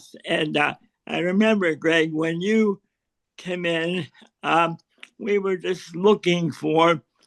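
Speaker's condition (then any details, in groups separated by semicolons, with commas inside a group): Cerebral palsy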